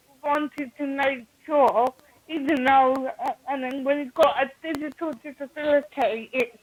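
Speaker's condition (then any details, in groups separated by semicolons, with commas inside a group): Cerebral palsy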